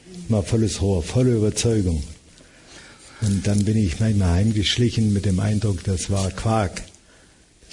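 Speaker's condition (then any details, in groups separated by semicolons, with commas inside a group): Parkinson's disease; diagnosed at age 57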